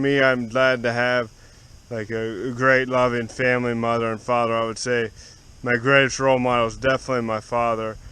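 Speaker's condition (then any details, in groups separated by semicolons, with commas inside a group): Cerebral palsy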